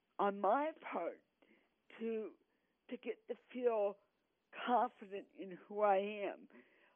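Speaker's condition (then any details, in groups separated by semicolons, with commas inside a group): Cerebral palsy; 18 years of speech therapy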